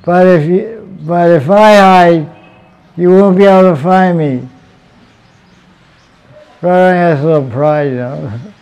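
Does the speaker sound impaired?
Yes: deafness; finds sound way too loud.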